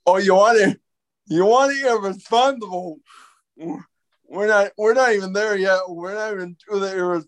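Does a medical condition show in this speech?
Yes: cerebral palsy; quadriplegic, wheelchair user, can chew and eat solid food.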